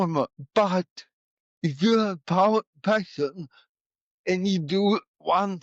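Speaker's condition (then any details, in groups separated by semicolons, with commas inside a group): Cerebral palsy; from birth, birth asphyxia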